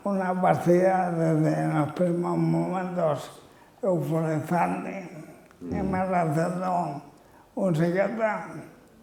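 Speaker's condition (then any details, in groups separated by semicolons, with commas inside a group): Amyotrophic lateral sclerosis (ela)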